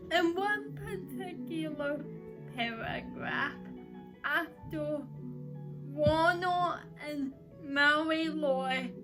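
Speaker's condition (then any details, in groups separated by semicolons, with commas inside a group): Cerebral palsy; uses crutches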